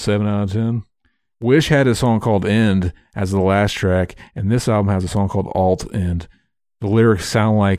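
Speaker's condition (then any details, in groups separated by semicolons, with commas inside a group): No condition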